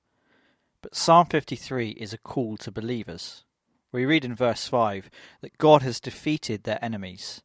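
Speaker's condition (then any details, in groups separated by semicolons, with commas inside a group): No condition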